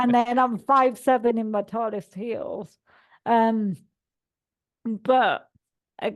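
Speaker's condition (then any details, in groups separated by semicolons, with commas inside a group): Cerebral palsy; all four limbs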